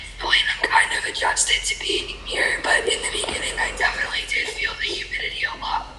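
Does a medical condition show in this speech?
Yes: laryngeal papillomatosis; congenital, papillomas growing in airway, periodic laser removal, many laser surgeries, vocal cord scar tissue; laser surgery to remove papillomas about a week ago; scarred vocal cords cannot vibrate, altered voice, breathless on exertion as airway gradually blocks.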